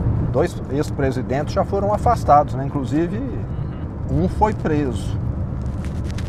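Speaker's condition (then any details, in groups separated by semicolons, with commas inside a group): No condition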